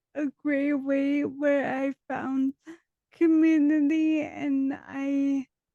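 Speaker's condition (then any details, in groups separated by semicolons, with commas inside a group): Dystonia; diagnosed age 10, now 33, on medication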